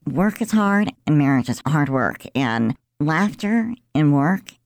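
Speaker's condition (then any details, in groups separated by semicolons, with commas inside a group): Cleft lip and palate; present since birth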